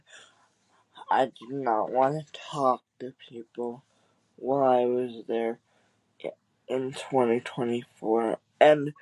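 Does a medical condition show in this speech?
Yes: cerebral palsy; wheelchair user.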